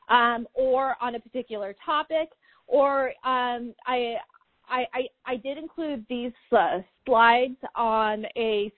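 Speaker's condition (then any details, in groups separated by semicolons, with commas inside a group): Stuttering; adult stuttering, present since childhood; still stutters; repeated sounds, repeated words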